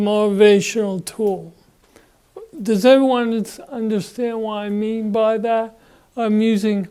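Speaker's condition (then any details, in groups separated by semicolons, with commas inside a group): Parkinson's disease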